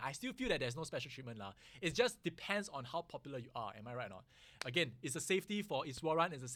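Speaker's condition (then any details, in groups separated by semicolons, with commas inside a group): No condition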